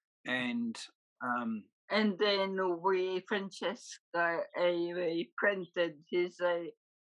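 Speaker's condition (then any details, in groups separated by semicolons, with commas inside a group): Huntington's disease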